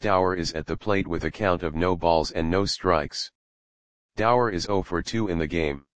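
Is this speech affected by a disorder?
No.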